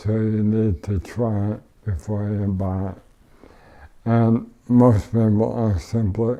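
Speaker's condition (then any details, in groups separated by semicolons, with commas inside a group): ALS; tracheotomy, wheelchair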